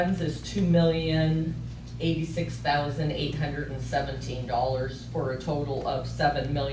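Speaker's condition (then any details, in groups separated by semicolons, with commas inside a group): No condition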